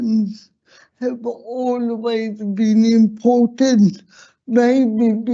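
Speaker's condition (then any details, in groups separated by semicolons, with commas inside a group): Slurred speech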